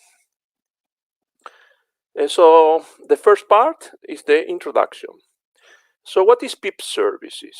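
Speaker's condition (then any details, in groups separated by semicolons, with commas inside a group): No condition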